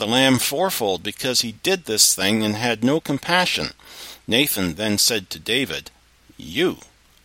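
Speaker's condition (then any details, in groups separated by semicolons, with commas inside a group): No condition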